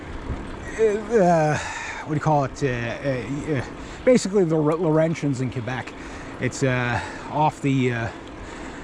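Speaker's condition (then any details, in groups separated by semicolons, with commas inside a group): No condition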